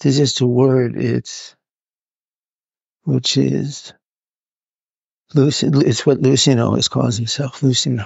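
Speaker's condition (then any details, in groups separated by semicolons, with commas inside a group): Parkinson's; needs to move about while filmed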